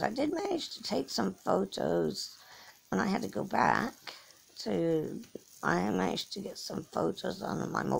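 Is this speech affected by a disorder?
Yes: cerebral palsy; from birth.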